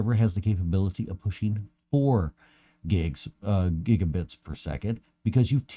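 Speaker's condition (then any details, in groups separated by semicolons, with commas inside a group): No condition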